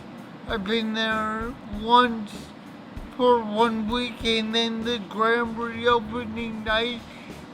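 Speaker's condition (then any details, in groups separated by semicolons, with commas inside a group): Cerebral palsy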